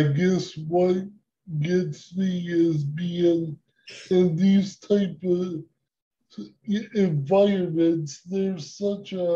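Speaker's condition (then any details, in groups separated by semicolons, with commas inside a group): Cerebral palsy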